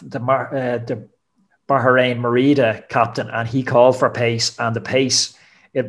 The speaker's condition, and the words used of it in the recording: None; typical speech.